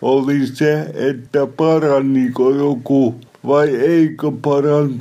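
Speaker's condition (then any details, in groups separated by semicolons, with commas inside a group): Cerebral palsy; somewhat unclear, self-described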